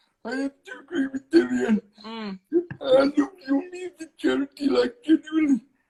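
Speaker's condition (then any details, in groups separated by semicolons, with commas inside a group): Cerebral palsy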